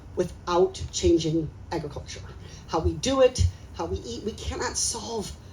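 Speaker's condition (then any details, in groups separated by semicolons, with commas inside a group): No condition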